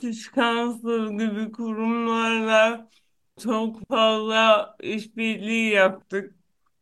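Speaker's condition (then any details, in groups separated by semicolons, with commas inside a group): Cerebral palsy; no known cure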